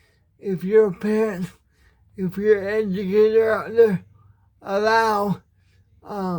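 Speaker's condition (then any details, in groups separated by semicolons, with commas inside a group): Cerebral palsy, spastic, mild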